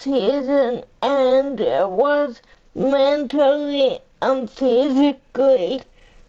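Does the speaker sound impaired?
Yes: cerebral palsy; uses a power chair.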